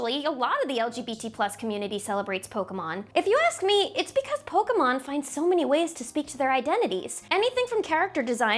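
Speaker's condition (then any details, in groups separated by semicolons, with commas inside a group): No condition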